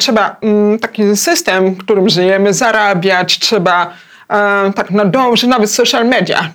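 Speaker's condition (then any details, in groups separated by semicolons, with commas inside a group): Hard of hearing, cochlear implant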